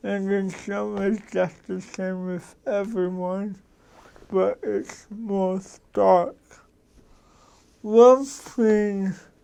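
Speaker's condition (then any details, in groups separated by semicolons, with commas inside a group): Cerebral palsy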